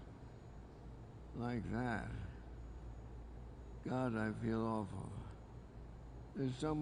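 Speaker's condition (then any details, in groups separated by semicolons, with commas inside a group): Parkinson's disease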